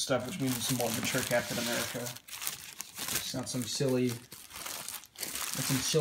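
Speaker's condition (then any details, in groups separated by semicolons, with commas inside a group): No condition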